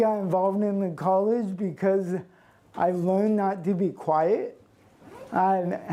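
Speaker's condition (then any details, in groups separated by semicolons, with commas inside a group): Cerebral palsy; since birth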